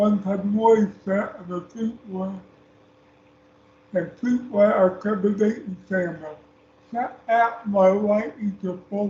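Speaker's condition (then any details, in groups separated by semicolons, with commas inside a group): Speech impairment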